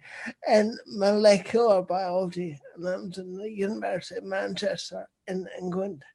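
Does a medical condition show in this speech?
Yes: cerebral palsy; visible.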